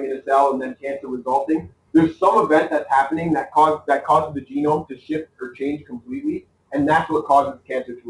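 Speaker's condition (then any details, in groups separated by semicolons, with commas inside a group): No condition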